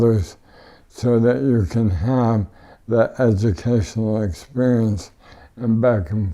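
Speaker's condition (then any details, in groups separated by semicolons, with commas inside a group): ALS; on ventilator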